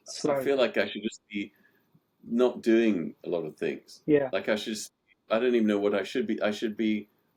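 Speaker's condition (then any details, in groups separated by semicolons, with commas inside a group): No condition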